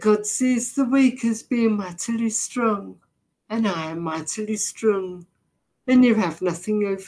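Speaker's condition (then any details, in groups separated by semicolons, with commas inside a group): Deafness; effectively profoundly deaf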